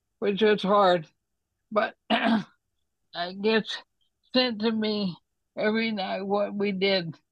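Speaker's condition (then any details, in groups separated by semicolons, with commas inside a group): ALS; hands affected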